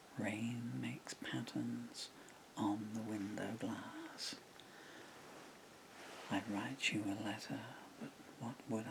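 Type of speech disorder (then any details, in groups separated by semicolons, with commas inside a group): Bulbar dysarthria; progressive bulbar palsy (MND)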